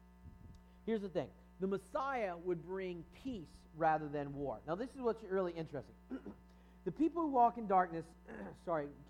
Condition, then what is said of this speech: None; typical speech.